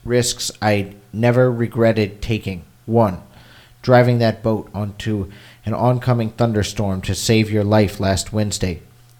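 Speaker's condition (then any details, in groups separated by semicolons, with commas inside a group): No condition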